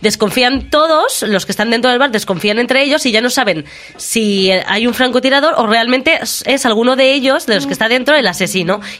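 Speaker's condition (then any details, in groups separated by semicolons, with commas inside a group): No condition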